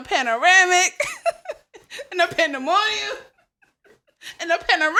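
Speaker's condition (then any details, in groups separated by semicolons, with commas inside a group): No condition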